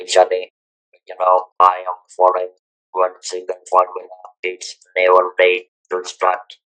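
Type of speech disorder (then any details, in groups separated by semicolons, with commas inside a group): Electrolarynx speech; throat cancer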